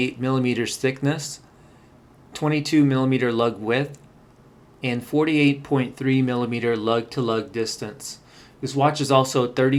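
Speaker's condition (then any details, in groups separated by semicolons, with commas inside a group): No condition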